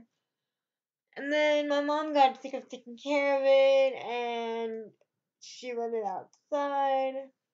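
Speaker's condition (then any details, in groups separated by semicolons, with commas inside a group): Cerebral palsy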